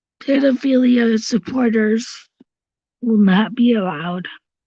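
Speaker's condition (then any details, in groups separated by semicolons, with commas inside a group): Cerebral palsy; since birth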